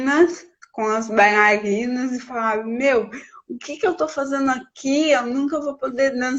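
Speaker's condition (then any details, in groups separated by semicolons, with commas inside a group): Cerebral palsy; from birth, premature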